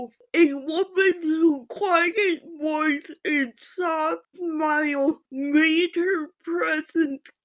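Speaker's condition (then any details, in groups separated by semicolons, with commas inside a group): Physical speech impairment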